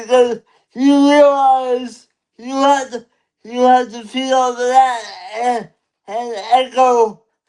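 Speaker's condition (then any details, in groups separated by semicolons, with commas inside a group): Cerebral palsy; lifelong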